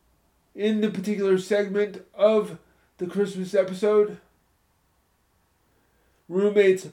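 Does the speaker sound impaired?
Yes: spastic cerebral palsy; from spinal meningitis, born two months premature, present from birth, stiff tight involuntary muscles, mainly legs; moderately impacted balance and coordination, uses crutches.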